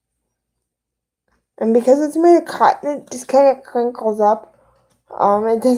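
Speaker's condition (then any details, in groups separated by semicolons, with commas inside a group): Cerebral palsy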